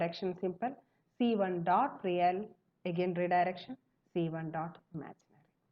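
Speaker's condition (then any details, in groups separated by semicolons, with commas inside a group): No condition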